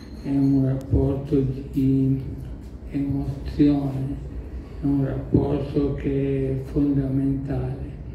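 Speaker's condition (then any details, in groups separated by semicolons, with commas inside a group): ALS (sla); bulbar form; marked dysphagia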